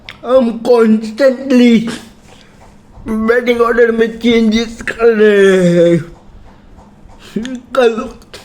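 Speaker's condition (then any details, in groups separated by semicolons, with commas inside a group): Cerebral palsy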